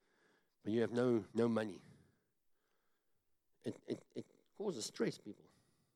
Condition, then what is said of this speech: Cleft palate. Now, I was born with a cleft palate. That's why I talk so funny.